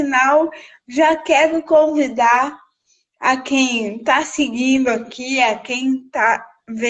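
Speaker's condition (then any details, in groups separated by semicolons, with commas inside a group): Cerebral palsy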